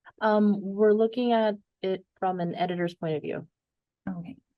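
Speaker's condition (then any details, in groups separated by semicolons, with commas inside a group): No condition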